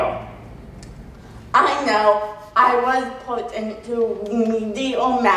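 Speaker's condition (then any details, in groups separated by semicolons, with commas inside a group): Cerebral palsy; phone speech misunderstood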